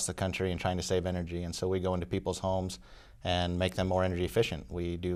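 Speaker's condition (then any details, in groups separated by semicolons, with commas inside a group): No condition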